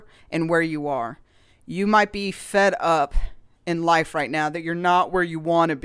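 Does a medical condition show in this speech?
No.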